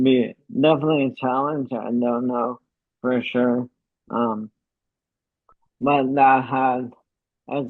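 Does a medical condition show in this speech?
Yes: ALS; diagnosed mid-30s, over 3 years, uses wheelchair; uses pre-recorded voice.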